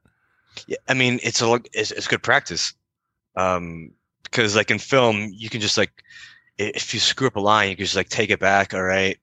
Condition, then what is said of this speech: Stuttering. Like I said I have a stutter but when I act it's it's top notch you know